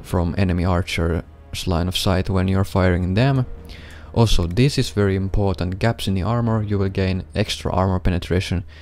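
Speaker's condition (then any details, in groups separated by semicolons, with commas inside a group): No condition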